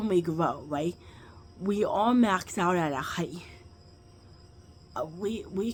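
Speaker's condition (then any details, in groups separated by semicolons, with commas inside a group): Cerebral palsy, quadriplegic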